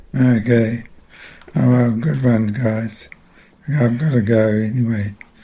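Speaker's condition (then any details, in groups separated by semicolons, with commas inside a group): Multiple system atrophy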